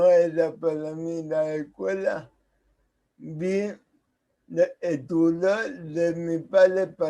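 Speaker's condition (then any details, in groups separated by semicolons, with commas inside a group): Cerebral palsy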